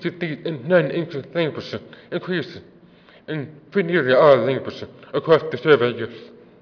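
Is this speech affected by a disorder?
Yes: deafness; works with interpreters; deaf accent, offers to repeat if not understood.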